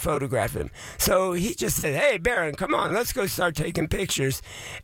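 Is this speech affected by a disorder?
Yes: voice changed after vocal cord surgery; voice changed since surgery, likened to Miles Davis after surgery, may sound less clear.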